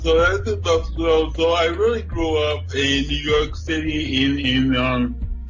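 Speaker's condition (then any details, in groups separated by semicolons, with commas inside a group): Cerebral palsy; cerebral palsy from birth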